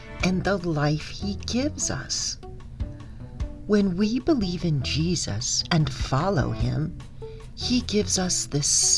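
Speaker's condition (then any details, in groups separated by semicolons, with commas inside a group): No condition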